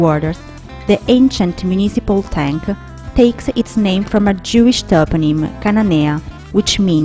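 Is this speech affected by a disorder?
No.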